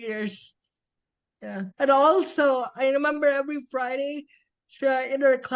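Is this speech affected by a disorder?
Yes: spastic quadriplegic cerebral palsy.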